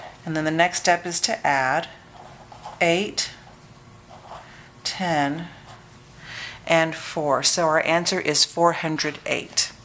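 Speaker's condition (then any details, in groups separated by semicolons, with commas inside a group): No condition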